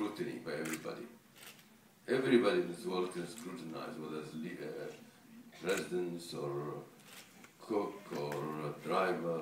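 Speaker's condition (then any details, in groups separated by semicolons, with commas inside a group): No condition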